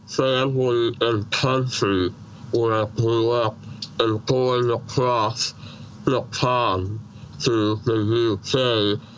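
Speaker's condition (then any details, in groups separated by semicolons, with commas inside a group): Treacher Collins syndrome, severe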